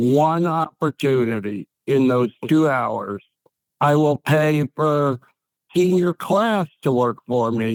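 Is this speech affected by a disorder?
Yes: ALS.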